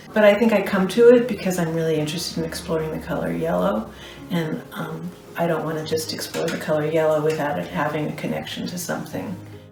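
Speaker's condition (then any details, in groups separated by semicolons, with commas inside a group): No condition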